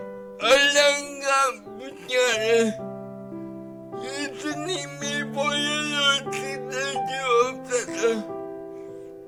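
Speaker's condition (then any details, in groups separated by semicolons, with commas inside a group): Brain lesion disability grade 1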